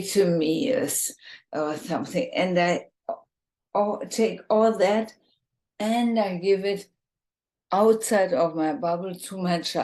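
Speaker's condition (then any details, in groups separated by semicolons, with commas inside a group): ALS, bulbar form, bulbar onset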